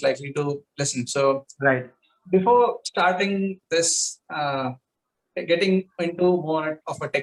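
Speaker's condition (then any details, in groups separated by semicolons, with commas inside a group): No condition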